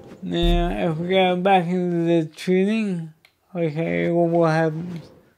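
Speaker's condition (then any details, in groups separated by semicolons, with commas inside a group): Cerebral palsy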